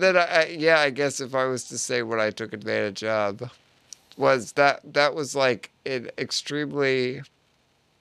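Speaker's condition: Duchenne muscular dystrophy

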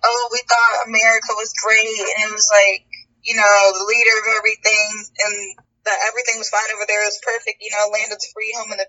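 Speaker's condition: No condition

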